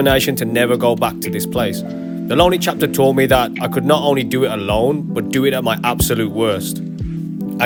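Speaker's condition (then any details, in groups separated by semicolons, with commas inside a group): No condition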